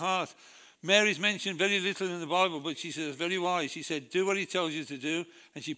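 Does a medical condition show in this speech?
Yes: Parkinson's disease; masked face.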